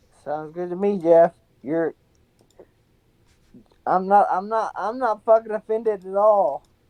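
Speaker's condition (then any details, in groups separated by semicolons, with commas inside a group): Severe traumatic brain injury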